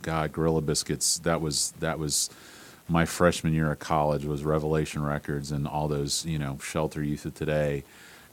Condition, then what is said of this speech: None; typical speech.